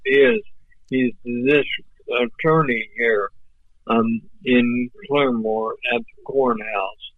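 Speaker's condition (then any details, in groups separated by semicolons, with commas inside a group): ALS; voice off but clear and understandable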